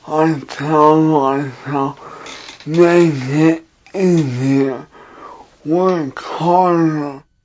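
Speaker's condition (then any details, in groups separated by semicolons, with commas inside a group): Traumatic brain injury; injured in fight; three years since injury, 3-month coma, wheelchair; very poor after coma, improved with therapy, still hard to understand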